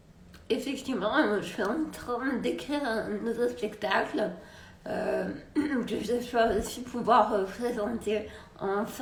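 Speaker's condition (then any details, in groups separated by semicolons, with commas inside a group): Multiple sclerosis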